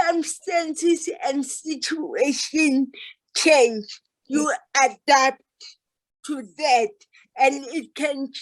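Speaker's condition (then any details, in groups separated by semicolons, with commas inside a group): Cerebral palsy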